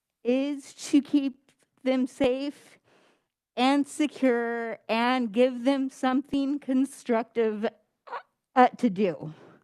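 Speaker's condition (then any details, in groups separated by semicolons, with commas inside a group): Cerebral palsy; spasticity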